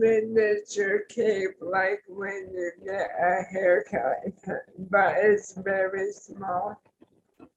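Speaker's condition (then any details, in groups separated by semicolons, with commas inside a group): ALS; tracheostomy; arms do not work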